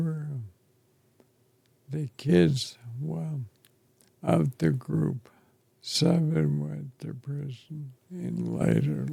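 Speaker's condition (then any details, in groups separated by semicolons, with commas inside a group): ALS; affects chest and throat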